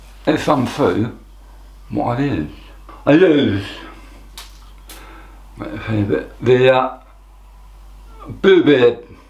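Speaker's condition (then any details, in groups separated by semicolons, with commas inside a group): Tongue cancer; half tongue removed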